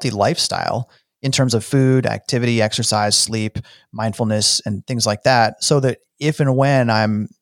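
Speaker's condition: No condition

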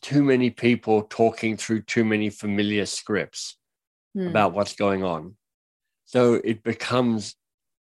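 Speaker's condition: Cleft lip and palate; speech impediment

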